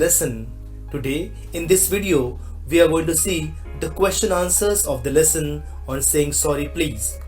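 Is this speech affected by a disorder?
No.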